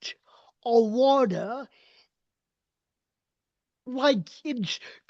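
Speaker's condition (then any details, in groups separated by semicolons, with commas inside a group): Cerebral palsy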